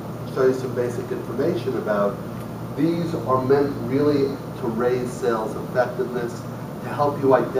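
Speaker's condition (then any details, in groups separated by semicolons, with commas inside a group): No condition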